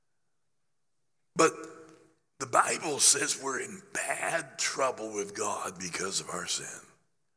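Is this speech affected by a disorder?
Yes: laryngeal cancer after radiation; growth on voice box, treated with radiation and chemotherapy, voice box not removed; a little over a year since discovery, voice much better but not fully recovered; started preaching in a whisper, voice gaining strength, still affected, apologizes for listener discomfort.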